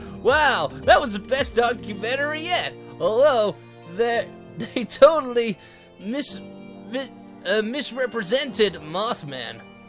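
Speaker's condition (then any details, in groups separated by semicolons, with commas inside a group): No condition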